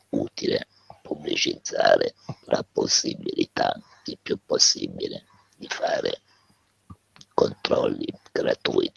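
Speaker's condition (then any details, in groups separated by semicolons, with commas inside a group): Laryngectomy; head and neck tumour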